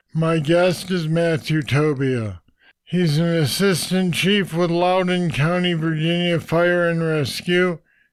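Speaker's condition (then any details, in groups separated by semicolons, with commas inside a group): Parkinson's disease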